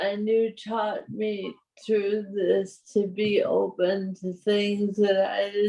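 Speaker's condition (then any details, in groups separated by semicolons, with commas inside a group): Parkinson's; voice weaker than before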